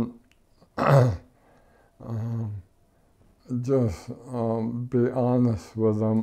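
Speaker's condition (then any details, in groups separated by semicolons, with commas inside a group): ALS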